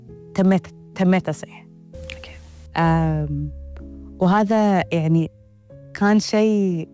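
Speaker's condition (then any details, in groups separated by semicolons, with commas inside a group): Stuttering; hereditary stuttering, ongoing; repeated whole words, e.g. 'that I' said four times; repeated words, prolonged sounds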